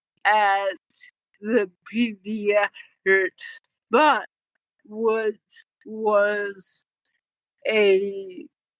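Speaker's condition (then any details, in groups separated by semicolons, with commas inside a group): Cerebral palsy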